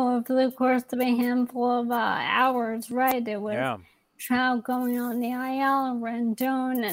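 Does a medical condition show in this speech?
Yes: ALS; young onset.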